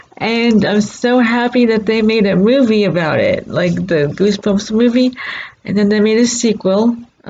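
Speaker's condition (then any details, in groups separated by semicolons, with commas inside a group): Cerebral palsy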